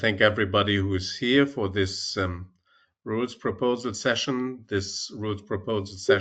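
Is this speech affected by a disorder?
No.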